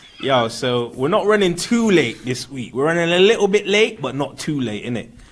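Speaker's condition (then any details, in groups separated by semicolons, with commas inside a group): No condition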